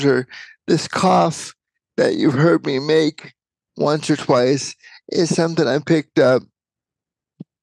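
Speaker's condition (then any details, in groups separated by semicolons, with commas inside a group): Cerebral palsy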